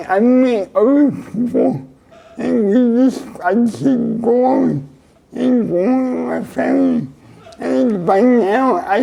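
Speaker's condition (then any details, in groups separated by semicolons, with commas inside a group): Cerebral palsy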